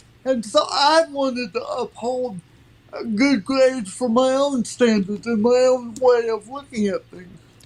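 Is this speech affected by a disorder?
Yes: cerebral palsy; from birth.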